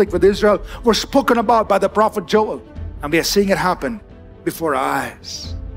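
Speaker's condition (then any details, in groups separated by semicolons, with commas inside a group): No condition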